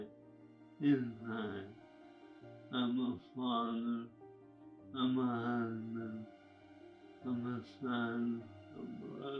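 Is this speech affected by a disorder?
Yes: ALS; progressive, losing use of hands; losing speech, harder to be understood.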